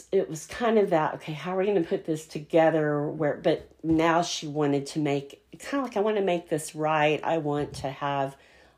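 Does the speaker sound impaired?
Yes: cleft palate; congenital.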